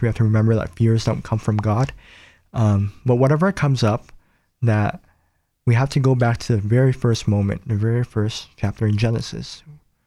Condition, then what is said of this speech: Cleft palate. And, and it's something I like take for granted sometimes, but just to be able to speak is something I'm very grateful for.